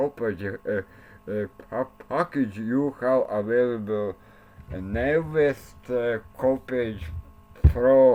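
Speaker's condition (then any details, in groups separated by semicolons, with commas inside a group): Cerebral palsy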